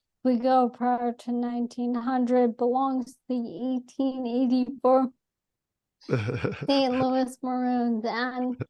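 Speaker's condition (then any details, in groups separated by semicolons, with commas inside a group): ALS; atypical case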